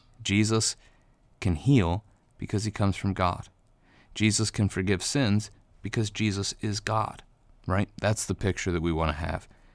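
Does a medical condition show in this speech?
No.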